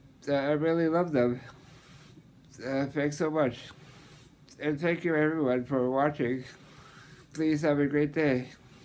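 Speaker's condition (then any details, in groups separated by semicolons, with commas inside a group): Muscular dystrophy, Duchenne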